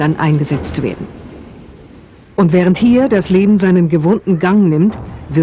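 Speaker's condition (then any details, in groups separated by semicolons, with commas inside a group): No condition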